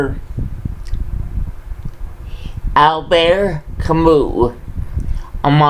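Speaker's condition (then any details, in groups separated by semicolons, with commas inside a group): Cerebral palsy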